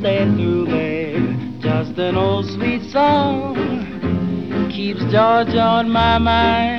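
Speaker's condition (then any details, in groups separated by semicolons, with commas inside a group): No condition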